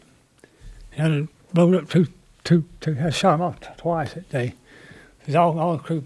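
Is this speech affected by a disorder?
Yes: Parkinson's disease; onset around 2012, tripping at home, trouble hooking seatbelt on helmet, DBS brain surgery, raced two months later; at times can't really talk right.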